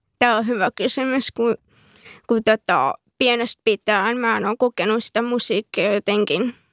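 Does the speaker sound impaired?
Yes: deafness with cochlear implant; cochlear implant user, bilingual, Finnish speaker, probably also sign language; wears implant device, sign language interpreter Minna Paakkolanvaara in studio; cannot understand speech as well as hearing people, weak English.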